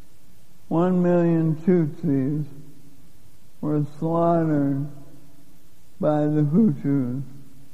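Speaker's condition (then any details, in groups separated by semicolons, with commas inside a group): Lou Gehrig's disease; given 3 to 5 years to live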